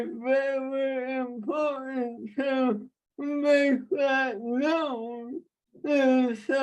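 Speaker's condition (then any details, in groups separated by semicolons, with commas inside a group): Traumatic brain injury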